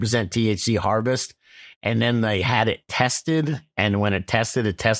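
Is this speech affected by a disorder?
No.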